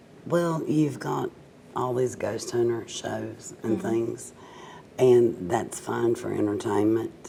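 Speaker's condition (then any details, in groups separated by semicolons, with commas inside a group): Cerebral palsy, mild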